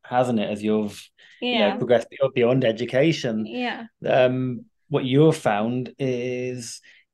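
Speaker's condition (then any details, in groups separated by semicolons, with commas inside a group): No condition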